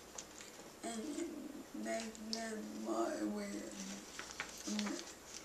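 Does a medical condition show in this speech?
Yes: cerebral palsy.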